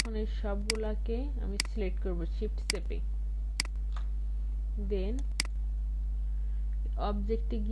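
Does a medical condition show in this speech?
No.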